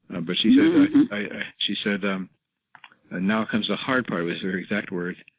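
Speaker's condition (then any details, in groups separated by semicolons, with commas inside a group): Parkinson's disease; ability to walk almost gone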